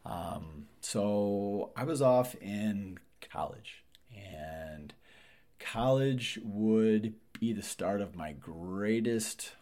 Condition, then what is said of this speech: Stuttering. And that hard L, I still have a hard time with it.